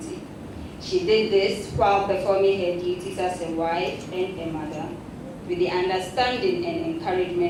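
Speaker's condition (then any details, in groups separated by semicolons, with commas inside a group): No condition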